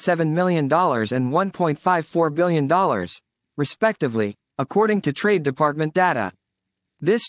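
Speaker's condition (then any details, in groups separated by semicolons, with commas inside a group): No condition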